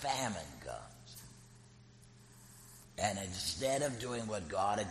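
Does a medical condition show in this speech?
Yes: laryngectomy; total laryngectomy after cancer recurrence, voice prosthesis, prior radiation and chemotherapy, liquid diet during treatment; artificial voice via prosthesis, like a kazoo, earlier could barely whisper, voice much better now.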